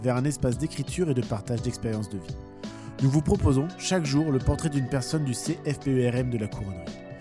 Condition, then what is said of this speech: No condition.